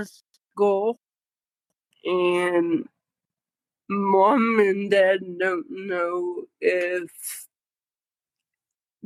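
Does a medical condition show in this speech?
Yes: cerebral palsy.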